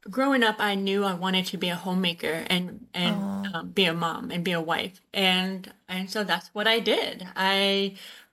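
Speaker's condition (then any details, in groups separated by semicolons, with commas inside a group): Usher syndrome, born deaf; born deaf or hard of hearing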